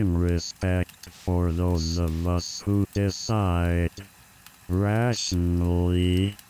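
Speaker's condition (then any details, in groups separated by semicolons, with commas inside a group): Amyotrophic lateral sclerosis; bulbar onset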